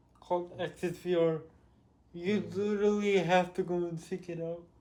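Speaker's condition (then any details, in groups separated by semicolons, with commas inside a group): Cerebral palsy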